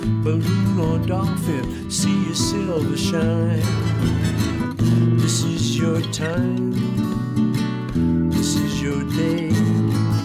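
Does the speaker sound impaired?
No.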